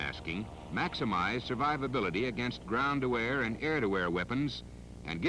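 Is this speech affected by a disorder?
No.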